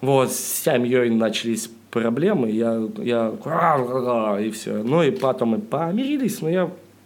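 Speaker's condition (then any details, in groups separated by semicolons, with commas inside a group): Stuttering, mild; persistent stutter, unable to get rid of it; stand-up comic, opens sets with jokes warning about stutter; slight stutter, sound and part-word repetitions, blocks, fillers, self-interruptions; repeated words, prolonged sounds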